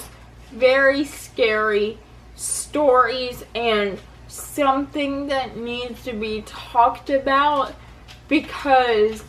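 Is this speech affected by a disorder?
Yes: cerebral palsy; affects balance.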